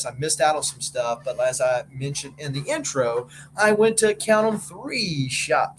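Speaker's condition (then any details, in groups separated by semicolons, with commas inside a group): No condition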